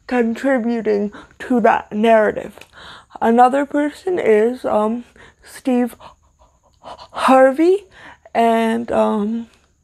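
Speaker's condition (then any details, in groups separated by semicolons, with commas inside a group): Cerebral palsy, severe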